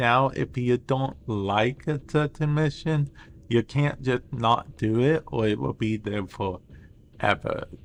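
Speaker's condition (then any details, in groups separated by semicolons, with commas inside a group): Cerebral palsy; affects speech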